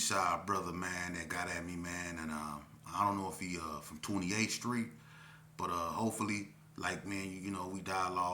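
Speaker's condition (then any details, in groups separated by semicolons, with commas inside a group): No condition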